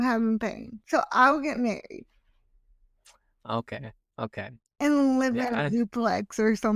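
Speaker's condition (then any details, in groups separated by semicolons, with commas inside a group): Hemiplegic cerebral palsy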